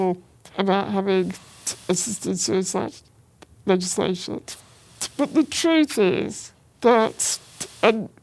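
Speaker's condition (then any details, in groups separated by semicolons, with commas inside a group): Spinal muscular atrophy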